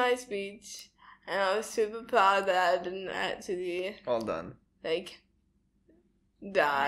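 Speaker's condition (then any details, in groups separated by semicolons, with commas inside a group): Cerebral palsy; speech not very clear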